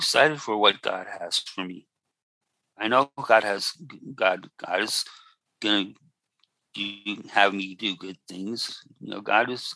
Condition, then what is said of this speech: Aphasia. I have expressive aphasia because this is the second time I've had a stroke.